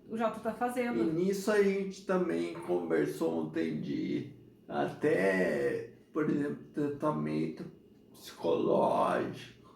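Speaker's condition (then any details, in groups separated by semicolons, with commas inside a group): Multiple sclerosis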